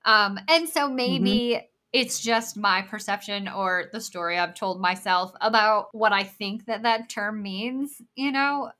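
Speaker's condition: Bilateral cleft lip and palate; congenital

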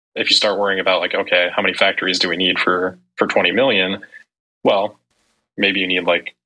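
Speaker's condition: No condition

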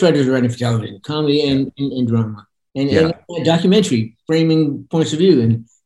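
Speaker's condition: Parkinson's; progressive brain disease, diagnosed in early adulthood, incomplete facial control, passive stone face; voice sometimes monotone

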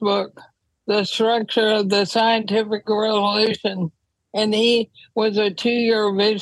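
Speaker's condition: ALS; wheelchair use when traveling

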